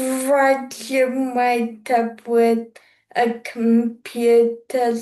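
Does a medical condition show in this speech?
Yes: cerebral palsy; slower speaking pace.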